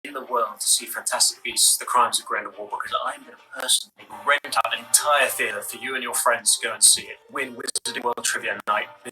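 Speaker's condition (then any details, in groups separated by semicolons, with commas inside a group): No condition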